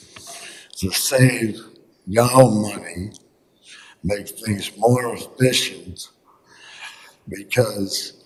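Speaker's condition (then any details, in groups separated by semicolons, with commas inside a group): Traumatic brain injury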